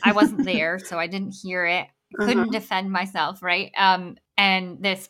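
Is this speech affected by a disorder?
Yes: bilateral cleft lip and palate; congenital.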